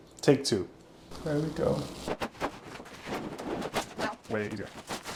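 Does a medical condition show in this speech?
No.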